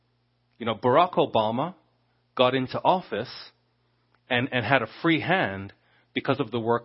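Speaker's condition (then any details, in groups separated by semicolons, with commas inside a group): No condition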